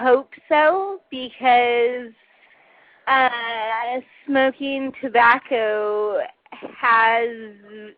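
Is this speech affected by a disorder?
Yes: cerebral palsy.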